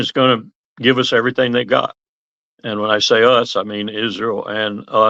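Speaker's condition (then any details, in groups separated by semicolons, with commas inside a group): No condition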